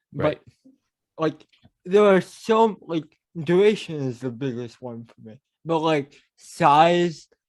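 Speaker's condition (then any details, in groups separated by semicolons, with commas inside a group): Cerebral palsy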